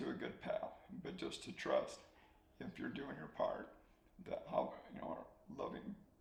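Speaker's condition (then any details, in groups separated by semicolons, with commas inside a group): ALS; slow-progressing form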